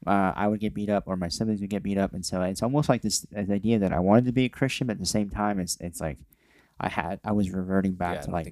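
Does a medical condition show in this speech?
Yes: cleft lip and palate.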